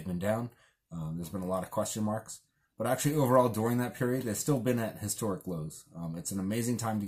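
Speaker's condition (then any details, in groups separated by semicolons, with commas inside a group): No condition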